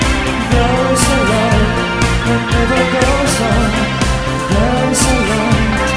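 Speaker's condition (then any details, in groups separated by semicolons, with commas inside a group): No condition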